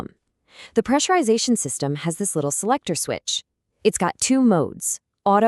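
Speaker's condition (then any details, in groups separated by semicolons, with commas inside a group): No condition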